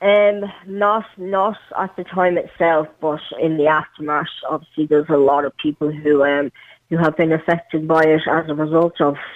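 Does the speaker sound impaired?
Yes: cleft palate; congenital, parents' Chernobyl radiation exposure, premature, over twenty surgeries, leg amputated, prosthetic limb age 12.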